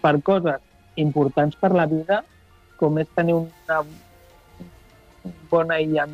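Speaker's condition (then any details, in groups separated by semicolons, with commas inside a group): No condition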